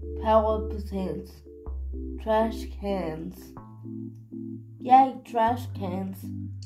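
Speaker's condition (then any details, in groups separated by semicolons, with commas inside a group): Cerebral palsy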